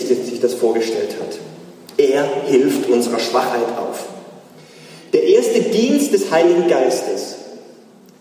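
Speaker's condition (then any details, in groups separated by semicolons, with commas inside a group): No condition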